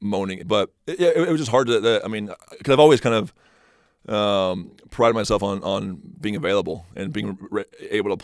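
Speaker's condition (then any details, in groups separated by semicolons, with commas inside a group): Stutter; stutter first noticed in high school, magnified on mission while learning Spanish; past speech therapists helped a little, detailed preparation learned from coach Lewis at Lone Peak; trips over words, can't get words out off the cuff, less when prepared, confident; repeated words, prolonged sounds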